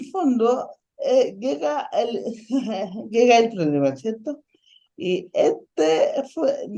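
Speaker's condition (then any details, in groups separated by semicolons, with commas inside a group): Ataxic cerebral palsy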